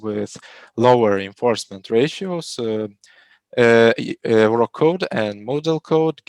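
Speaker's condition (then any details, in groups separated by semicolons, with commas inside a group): No condition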